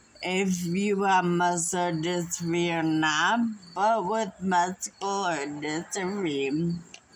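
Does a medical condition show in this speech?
Yes: muscular dystrophy; unable to walk.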